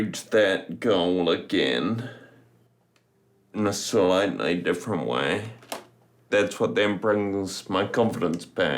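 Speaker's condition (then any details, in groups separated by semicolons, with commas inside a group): Friedreich's ataxia; genetic, progressive, affects nerves and coordination; less progressed than siblings, no spinal fusion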